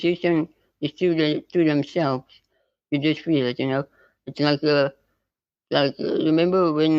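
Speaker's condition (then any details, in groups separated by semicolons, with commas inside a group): Spinal muscular atrophy type 2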